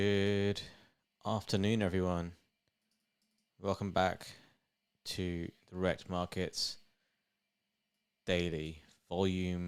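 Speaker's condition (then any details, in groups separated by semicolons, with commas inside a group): No condition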